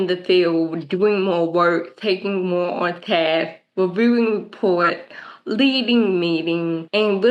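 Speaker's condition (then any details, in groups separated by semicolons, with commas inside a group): Cerebral palsy; present since birth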